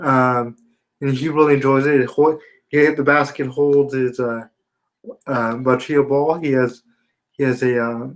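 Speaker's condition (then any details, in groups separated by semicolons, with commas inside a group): Spastic quadriplegia cerebral palsy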